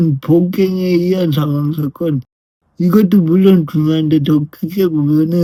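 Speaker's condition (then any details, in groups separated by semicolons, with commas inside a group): Brain lesion disability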